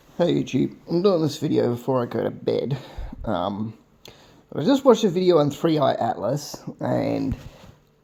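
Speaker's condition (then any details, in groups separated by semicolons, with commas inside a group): No condition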